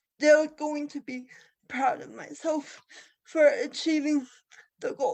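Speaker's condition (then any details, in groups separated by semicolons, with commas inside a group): Cerebral palsy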